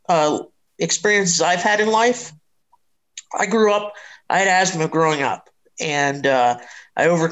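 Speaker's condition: No condition

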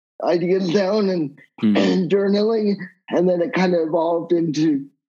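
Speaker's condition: Cerebral palsy; wheelchair user

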